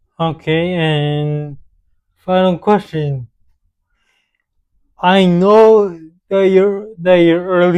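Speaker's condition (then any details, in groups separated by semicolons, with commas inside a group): Cerebral palsy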